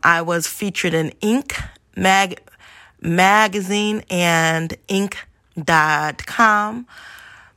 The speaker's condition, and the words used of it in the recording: Stuttering. Just bear with me, and the word will come eventually.